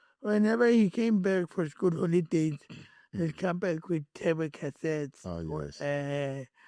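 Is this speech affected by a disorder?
Yes: cerebral palsy; present from birth, slight, later car accident; speech and walking affected after car accident.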